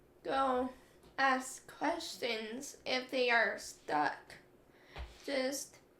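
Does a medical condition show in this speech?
Yes: cerebral palsy; affects muscles.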